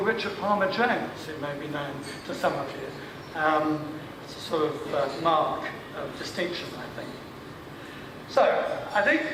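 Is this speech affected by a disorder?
No.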